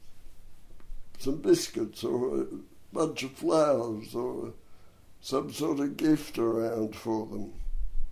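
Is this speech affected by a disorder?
Yes: dystonia and cerebral palsy; bronchial asthma.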